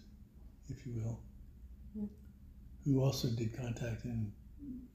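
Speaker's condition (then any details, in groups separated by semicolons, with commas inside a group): Parkinson's; teaches with lavalier microphone on belt, can move around a little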